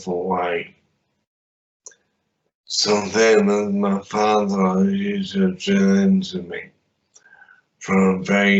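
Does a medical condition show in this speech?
Yes: traumatic brain injury; limb injuries.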